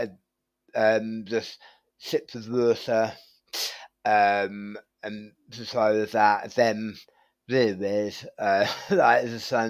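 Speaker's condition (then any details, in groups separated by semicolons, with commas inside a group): Tongue cancer surgery; recovering from major surgery and chemoradiation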